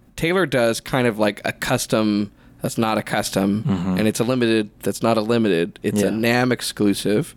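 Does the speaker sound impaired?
No.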